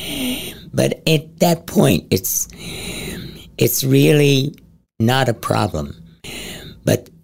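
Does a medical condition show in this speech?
Yes: head and neck cancer; stage 4 cancer into voice box from acid reflux, 36 throat radiations, chemotherapy at Gunderson; voice a little scratchy, never needed shots to swallow during chemotherapy.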